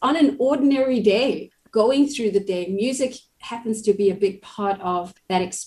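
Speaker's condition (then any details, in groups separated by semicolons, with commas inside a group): No condition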